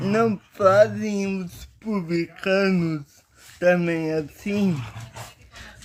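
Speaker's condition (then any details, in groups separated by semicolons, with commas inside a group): Paralysis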